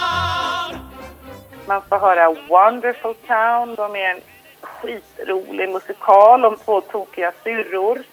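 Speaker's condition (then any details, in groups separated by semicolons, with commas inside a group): No condition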